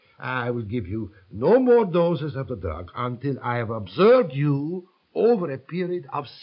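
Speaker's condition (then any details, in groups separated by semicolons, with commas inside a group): No condition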